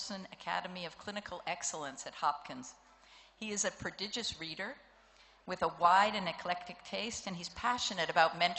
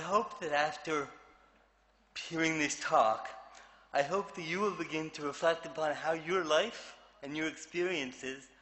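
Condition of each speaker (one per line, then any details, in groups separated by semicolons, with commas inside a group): No condition
Cerebral palsy; affects movement and speech, delayed walking and talking; physical and occupational therapy from early age; speech awkward, hard to begin speaking, deliberate speech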